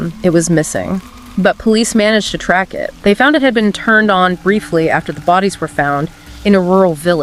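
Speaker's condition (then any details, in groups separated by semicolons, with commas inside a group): No condition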